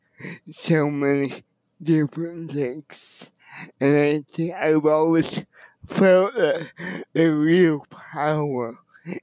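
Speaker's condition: Cerebral palsy; wheelchair user

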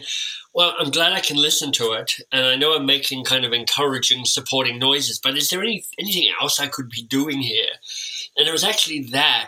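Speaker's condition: Cleft lip and palate; orthodontic treatment

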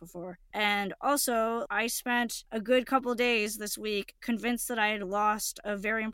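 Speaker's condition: No condition

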